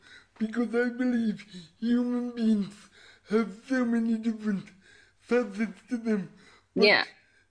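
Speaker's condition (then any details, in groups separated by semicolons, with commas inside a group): Cerebral palsy; voice described as unusual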